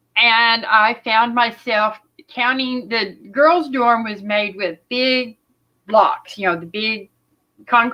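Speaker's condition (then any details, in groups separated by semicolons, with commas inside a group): No condition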